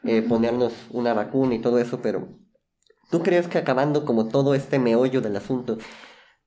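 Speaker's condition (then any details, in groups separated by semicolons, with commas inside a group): Cleft lip and palate; chili burns more than usual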